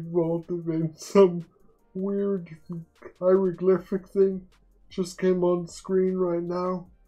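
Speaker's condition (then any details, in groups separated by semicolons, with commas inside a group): Quadriplegic cerebral palsy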